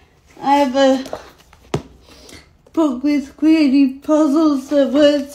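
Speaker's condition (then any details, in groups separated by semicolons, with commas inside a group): Cerebral palsy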